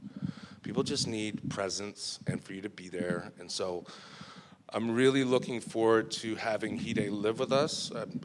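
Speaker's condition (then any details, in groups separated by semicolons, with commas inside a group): No condition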